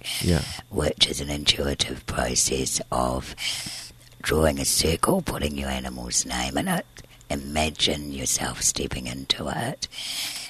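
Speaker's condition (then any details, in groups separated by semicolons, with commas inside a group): Tracheostomy and scarred vocal cord, laryngeal cysts, surgical vocal cord scarring; presses on tracheostomy tube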